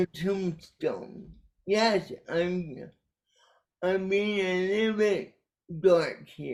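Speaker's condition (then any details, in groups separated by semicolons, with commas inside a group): Cerebral palsy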